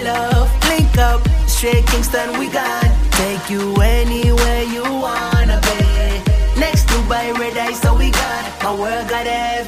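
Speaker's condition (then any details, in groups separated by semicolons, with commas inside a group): No condition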